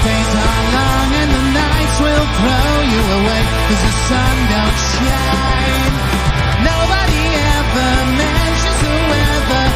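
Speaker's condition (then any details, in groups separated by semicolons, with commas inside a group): No condition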